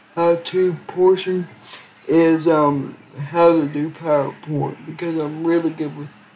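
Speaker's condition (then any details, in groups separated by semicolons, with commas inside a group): Cerebral palsy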